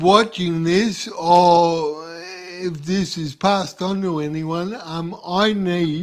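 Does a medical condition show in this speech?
Yes: cerebral palsy.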